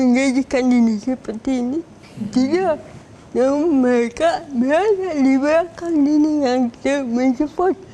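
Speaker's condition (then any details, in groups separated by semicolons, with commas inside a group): Cerebral palsy; walking relatively difficult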